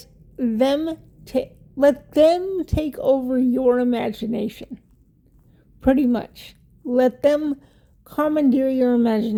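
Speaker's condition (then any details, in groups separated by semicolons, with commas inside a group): Cerebral palsy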